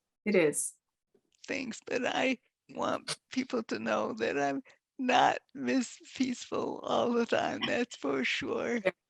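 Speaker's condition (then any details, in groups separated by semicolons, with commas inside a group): Multiple sclerosis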